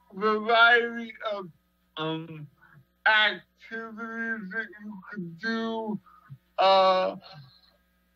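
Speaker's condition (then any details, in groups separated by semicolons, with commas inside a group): Cerebral palsy; 37 years, long-term care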